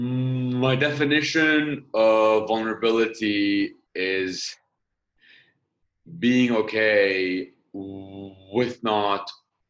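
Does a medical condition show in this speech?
Yes: stutter; stutter from young age, intensified in teenage years; uses breathing technique learned on speech course in UK; audible stutter now, unusual sound, listeners react with surprise, confusion or discomfort; here prolonged sounds, blocks.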